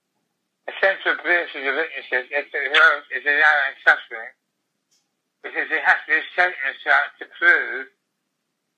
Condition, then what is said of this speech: Tongue cancer surgery. Unfortunately, my speech has made it harder and harder after they removed my tongue.